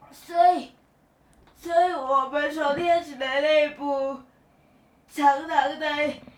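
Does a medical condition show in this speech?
Yes: cerebral palsy; rest of body not mobile.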